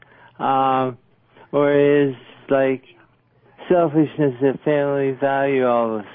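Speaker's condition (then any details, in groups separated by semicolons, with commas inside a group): Parkinson's; voice audibly affected, speaks with extra effort to be heard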